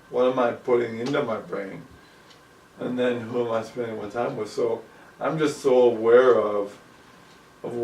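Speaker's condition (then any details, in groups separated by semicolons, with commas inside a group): ALS; about 2 years since onset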